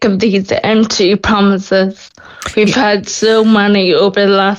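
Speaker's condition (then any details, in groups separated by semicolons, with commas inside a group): Friedreich's ataxia; progressive, wheelchair user, transfers need hands-on support of two people, mobility declining; speech declining, swallowing declining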